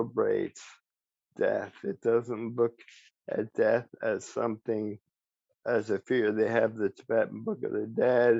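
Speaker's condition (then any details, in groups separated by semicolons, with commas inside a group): ALS; speech still preserved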